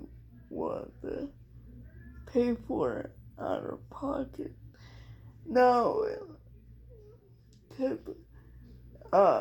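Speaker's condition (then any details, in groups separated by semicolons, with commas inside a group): Cerebral palsy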